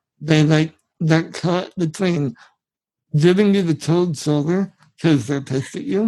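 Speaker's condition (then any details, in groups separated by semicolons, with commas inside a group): Spinal muscular atrophy; genetic, from birth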